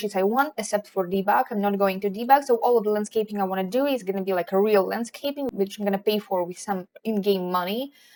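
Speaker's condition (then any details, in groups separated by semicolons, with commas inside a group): No condition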